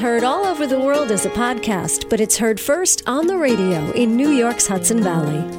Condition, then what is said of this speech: No condition.